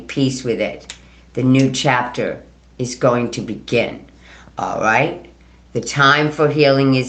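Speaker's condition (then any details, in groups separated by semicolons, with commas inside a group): No condition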